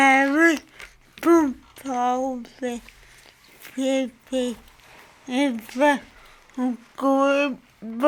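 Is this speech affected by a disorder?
Yes: cerebral palsy; from birth.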